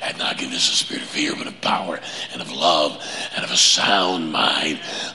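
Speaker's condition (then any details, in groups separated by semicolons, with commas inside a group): Laryngeal cancer; deep raspy 'Batman voice'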